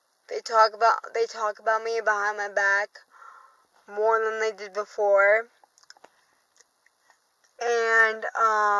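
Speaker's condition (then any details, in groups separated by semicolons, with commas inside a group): Cerebral palsy, dystonic hemiplegia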